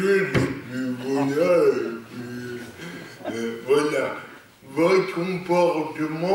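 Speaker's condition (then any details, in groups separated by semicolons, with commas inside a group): Cerebral palsy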